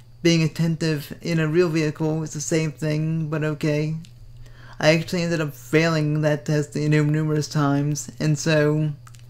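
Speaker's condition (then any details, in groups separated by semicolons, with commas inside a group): Cerebral palsy; speaks fast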